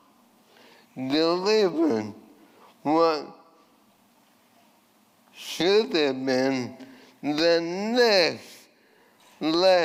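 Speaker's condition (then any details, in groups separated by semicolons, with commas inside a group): ALS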